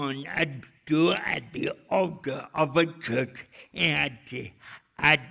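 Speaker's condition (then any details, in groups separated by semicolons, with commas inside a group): Cerebral palsy; speech still affected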